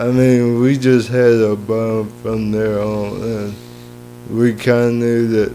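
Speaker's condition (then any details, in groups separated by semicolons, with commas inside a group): Cerebral palsy; lifelong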